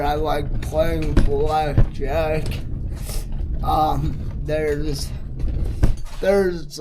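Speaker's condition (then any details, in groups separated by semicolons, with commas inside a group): Multiple sclerosis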